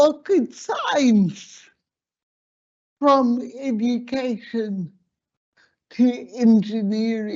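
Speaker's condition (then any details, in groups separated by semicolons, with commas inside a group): Slurred speech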